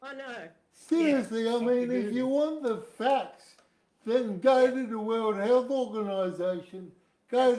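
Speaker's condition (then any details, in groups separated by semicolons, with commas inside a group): Cerebral palsy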